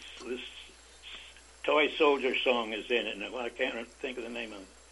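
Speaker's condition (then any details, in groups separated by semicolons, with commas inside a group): Parkinson's disease; about 25 years since onset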